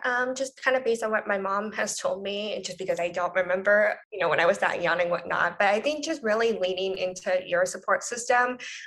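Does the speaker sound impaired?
Yes: profound deafness, congenital, cochlear implant user; mainstream schooling; no hearing without cochlear implant, implant not waterproof, removed near water.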